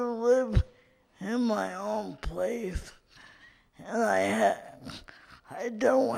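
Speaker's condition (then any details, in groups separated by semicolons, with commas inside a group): Cerebral palsy; from birth, uses wheelchair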